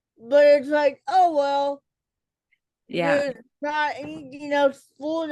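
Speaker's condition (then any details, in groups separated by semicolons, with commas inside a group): Cerebral palsy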